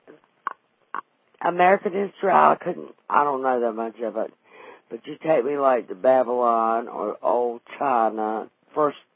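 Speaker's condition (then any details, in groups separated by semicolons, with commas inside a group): Vocal cord paralysis after stroke; wheelchair user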